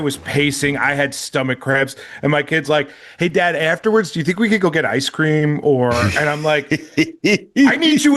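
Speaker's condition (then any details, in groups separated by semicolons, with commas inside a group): No condition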